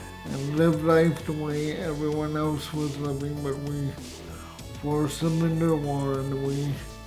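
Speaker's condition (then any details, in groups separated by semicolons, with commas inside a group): Cerebral palsy, spastic, severe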